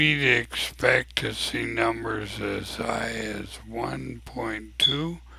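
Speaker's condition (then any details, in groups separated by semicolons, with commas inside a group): ALS; abnormally slow voice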